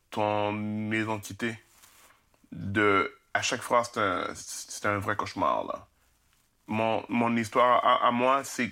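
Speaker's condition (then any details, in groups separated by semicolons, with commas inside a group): Stuttering; stuttering since childhood, teased in primary and secondary school; stutters on greetings and own name, swaps in easier words, fluent and fast when rapping since age 15; repeated sounds, prolonged sounds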